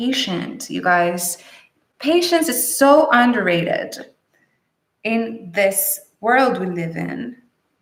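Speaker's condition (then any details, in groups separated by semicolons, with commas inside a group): No condition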